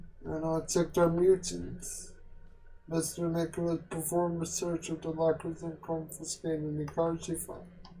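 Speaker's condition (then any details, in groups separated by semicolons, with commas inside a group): Quadriplegic cerebral palsy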